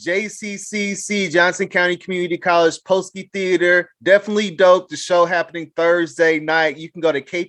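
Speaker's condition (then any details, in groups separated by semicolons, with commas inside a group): No condition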